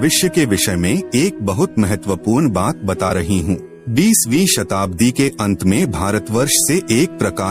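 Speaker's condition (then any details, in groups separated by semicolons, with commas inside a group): No condition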